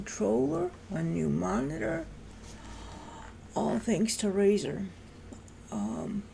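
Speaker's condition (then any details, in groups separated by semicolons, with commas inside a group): Cerebral palsy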